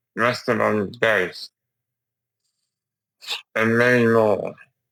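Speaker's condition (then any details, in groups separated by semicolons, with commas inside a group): Duchenne muscular dystrophy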